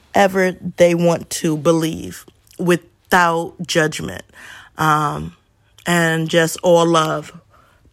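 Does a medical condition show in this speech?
Yes: stuttering; traumatic brain injury survivor, gets worn out with brain overload; stumbles upon words while speaking; here repeated sounds.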